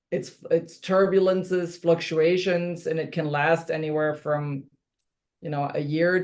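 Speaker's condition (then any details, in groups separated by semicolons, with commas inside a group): No condition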